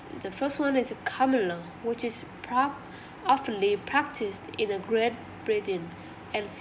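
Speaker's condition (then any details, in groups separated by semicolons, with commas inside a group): No condition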